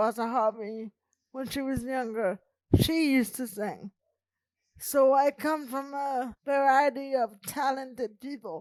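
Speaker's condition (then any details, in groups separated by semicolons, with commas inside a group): Cerebral palsy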